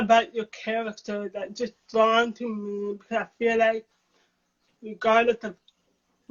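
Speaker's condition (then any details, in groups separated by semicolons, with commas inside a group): Cerebral palsy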